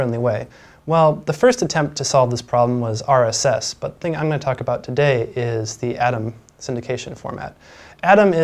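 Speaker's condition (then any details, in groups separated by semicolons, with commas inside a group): No condition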